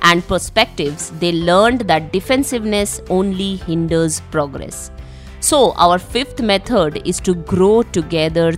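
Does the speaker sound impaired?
No.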